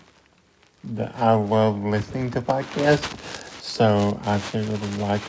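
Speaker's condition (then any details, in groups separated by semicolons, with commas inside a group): Cerebral palsy; wheelchair user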